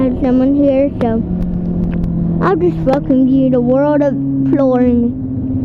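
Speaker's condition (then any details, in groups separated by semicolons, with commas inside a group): Cerebral palsy; affects legs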